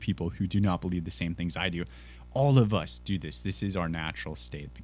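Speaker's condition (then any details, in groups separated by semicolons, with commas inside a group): No condition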